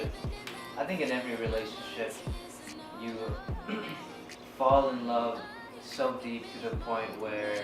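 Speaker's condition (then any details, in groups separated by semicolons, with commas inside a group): No condition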